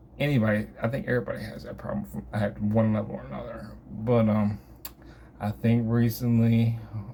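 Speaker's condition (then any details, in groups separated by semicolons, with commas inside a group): Cerebral palsy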